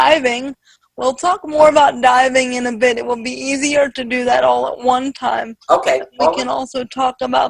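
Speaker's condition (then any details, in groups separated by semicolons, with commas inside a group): Spastic quadriplegic cerebral palsy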